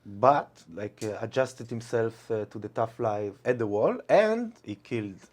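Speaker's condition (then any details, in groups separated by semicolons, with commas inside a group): No condition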